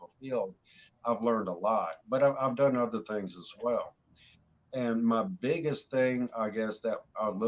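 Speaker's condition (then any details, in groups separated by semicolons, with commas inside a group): No condition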